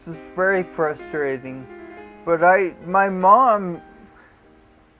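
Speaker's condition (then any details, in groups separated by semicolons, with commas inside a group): Traumatic brain injury; lost all speech after injury for a time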